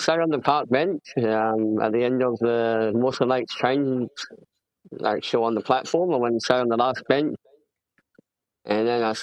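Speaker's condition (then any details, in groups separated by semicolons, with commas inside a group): Cleft palate; congenital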